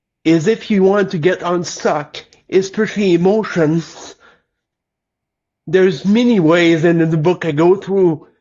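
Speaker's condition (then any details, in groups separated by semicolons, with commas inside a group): Cerebral palsy; lifelong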